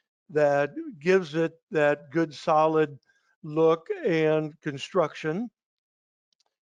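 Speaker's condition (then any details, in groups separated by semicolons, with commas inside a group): No condition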